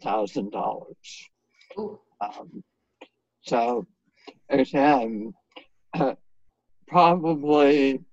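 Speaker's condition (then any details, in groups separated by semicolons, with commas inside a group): Head and neck cancer surgery; years of toxic chemotherapy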